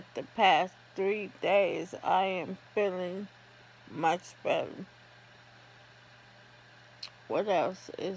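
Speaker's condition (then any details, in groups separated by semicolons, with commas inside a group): ALS; affects hands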